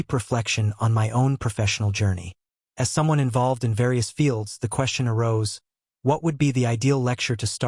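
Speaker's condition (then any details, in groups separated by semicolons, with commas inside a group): No condition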